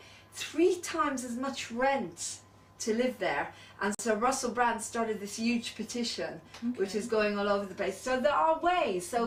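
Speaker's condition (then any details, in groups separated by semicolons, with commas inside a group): No condition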